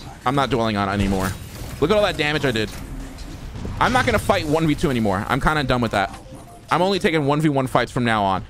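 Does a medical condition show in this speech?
No.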